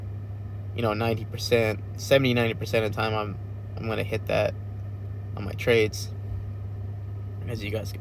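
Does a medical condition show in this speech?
No.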